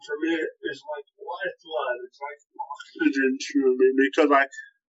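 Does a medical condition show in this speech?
Yes: cerebral palsy, spastic quadriplegia.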